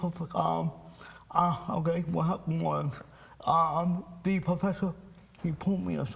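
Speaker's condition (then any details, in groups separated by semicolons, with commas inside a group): Cerebral palsy; from birth; speech impairment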